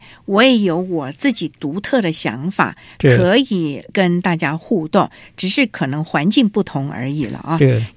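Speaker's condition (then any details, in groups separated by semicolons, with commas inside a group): No condition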